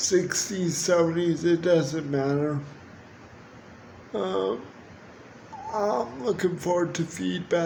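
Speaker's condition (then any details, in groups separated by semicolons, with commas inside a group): Cerebral palsy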